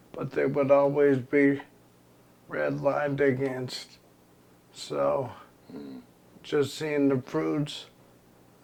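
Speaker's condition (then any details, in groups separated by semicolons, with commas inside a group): ALS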